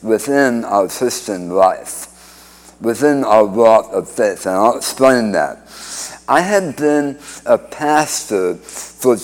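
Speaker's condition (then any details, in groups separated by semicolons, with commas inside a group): Speech impediment after cancer surgery; oral cancer 31 years ago, radiation, 2015 recurrence, two-thirds tongue removed at Hartford Hospital, forearm flap; incurable recurrent cancer in mouth floor and tongue, chemotherapy, failed immunotherapy at Dana-Farber, antibody drug; speech impediment from reconstructed tongue tied to mouth floor, no speech with tracheostomy after surgery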